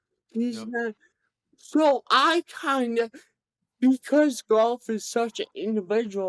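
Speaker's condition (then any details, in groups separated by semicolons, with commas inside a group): Cerebral palsy; present from birth, severe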